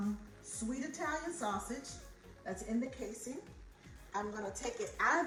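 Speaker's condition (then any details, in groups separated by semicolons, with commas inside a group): No condition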